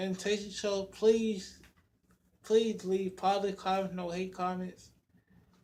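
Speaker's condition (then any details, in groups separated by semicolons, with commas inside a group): Cerebral palsy; present from birth, affects walking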